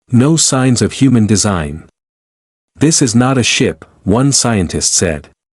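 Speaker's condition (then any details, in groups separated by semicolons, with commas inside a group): No condition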